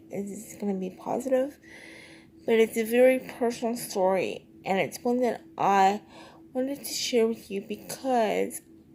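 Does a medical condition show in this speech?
Yes: cerebral palsy, triplegia.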